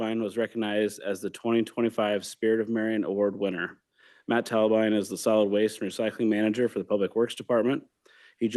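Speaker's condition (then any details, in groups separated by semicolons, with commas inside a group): No condition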